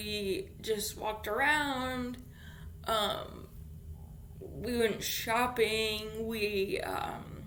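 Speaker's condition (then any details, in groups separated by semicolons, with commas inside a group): Cerebral palsy; infant ventilator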